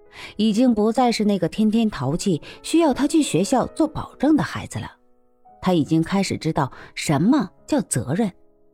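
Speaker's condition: No condition

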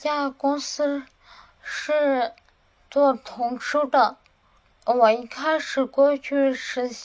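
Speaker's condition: Cerebellar atrophy, hereditary; familial, mother, uncle and aunt died of it, untreatable, slurred speech first, then weak hands, no medication, about ten years given; muffled articulation, tongue not nimble, listeners struggle to understand

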